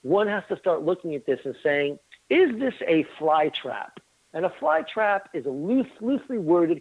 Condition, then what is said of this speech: No condition.